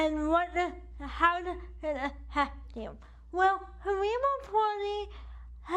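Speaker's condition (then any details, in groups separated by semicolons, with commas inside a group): Cerebral palsy; speech sounds different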